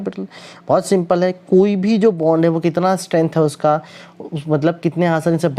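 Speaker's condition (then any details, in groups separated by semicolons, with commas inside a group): No condition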